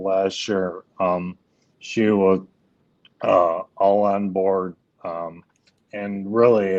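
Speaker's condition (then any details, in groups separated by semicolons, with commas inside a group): ALS; leg onset, later arm weakness; speech issues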